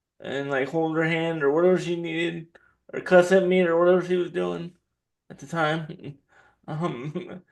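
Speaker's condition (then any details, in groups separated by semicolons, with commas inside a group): Cerebral palsy; dexterity issue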